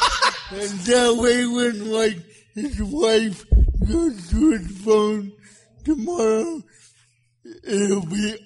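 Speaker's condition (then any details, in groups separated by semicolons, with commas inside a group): Cerebral palsy; hand and arm movement affected, difficulty doing high fives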